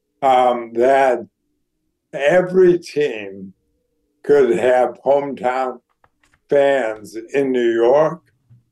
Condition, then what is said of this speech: ALS (motor neuron disease). And as you hear, his voice is somewhat compromised, and that is because he is suffering now from ALS, also known as Lou Gehrig's disease.